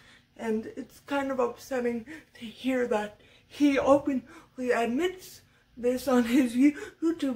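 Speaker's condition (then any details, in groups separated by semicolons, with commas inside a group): Cerebral palsy, severe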